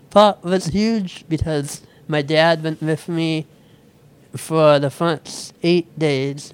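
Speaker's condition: Speech impediment; switched to typing instead

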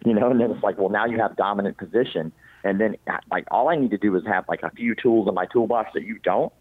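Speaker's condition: Cleft palate; congenital

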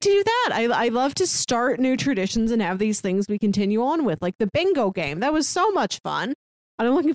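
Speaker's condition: No condition

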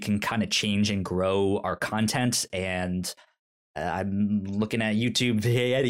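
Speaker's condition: Stutter; stutter since childhood, cause unknown, explained as brain moving faster than mouth, speech therapy in elementary school; stutter when talking; prolonged sounds

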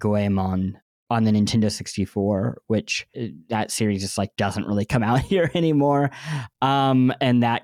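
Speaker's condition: Cleft lip and palate; bandaged

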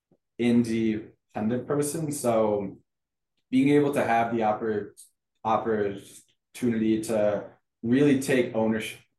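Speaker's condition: Stuttering; stuttering since childhood; varies by situation, more fluent when confident, healthy and feeling good; repeated sounds, prolonged sounds, blocks

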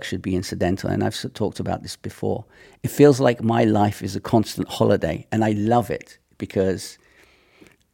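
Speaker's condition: No condition

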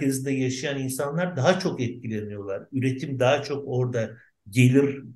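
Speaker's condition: No condition

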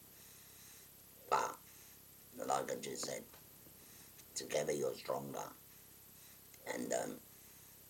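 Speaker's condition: Total laryngectomy; total laryngectomy by Mr. Tagar

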